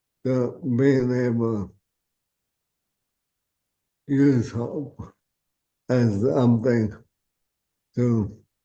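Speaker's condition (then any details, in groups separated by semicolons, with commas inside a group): ALS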